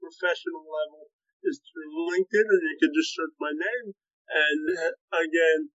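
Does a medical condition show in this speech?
Yes: cerebral palsy; spastic quadriplegic, from birth, legs affected, cannot walk normally, affects muscle memory, movement and dexterity.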